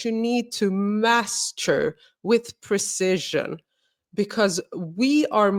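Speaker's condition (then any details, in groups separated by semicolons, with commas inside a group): No condition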